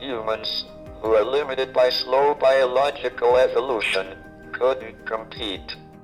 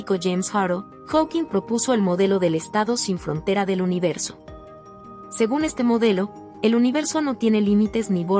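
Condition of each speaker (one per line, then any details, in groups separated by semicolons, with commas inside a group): Amyotrophic lateral sclerosis; progressive; diagnosed at 21, clumsiness, difficulty moving, speech-generating device
No condition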